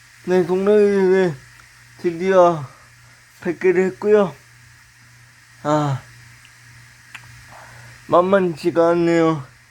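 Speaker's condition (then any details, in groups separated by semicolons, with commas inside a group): Brain lesion disability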